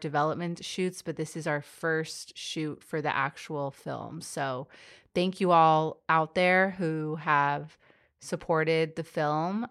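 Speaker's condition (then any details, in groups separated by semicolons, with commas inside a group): No condition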